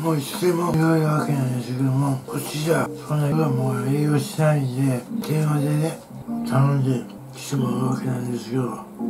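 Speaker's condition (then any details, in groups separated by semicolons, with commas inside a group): Tongue cancer, partial glossectomy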